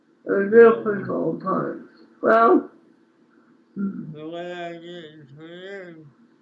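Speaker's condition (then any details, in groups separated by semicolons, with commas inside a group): Speech impairment after birth surgery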